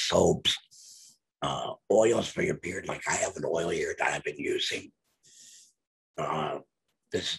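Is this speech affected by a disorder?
Yes: laryngectomy, voice prosthesis.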